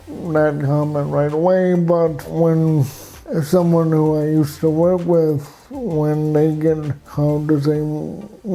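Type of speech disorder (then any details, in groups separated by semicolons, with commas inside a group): Dysarthria; cerebral palsy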